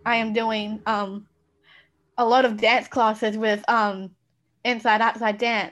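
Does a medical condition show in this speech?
Yes: Down syndrome; parents told would never speak, now speaks publicly, spoke at UN.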